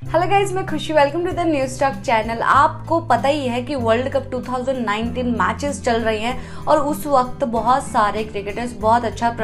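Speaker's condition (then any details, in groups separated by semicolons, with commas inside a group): No condition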